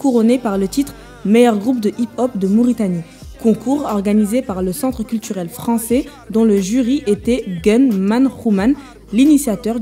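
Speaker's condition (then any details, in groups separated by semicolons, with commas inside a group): No condition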